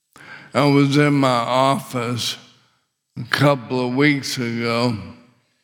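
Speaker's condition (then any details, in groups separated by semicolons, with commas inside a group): ALS; muscles falling apart throughout body, swallowing difficulty; very little physical function, paralysis expected within a year or two, later breathing muscle failure expected; struggles with swallowing, choked seriously on saliva, windpipe tightened, couldn't breathe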